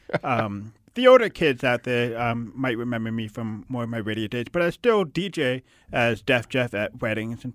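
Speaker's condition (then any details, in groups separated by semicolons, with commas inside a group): Hard of hearing; deaf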